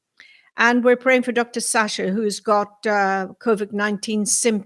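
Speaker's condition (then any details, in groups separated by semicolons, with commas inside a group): No condition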